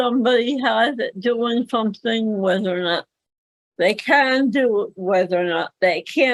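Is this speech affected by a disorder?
Yes: cerebral palsy; speaks better than types.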